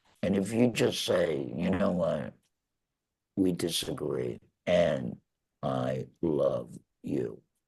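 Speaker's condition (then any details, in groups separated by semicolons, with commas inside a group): Laryngectomy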